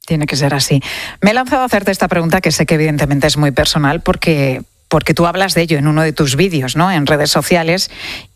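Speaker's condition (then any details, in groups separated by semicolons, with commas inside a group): No condition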